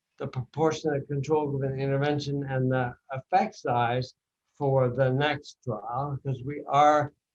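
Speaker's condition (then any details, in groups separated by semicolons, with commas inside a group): Bulbar onset ALS, mild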